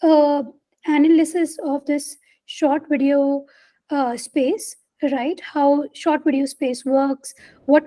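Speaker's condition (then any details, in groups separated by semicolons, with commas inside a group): No condition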